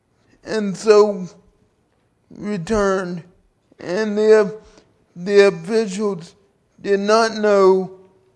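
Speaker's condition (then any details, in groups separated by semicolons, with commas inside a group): Cerebral palsy; due to birth complications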